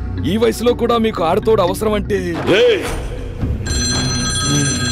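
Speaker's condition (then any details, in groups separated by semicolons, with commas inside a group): No condition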